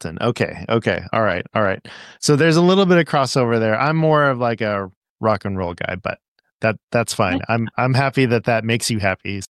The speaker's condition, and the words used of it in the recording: None; typical speech.